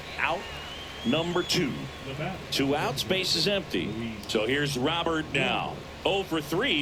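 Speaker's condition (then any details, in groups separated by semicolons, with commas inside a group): No condition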